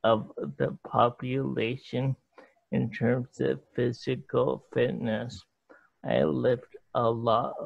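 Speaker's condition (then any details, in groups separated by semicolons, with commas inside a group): ALS; hard time speaking, speech obviously affected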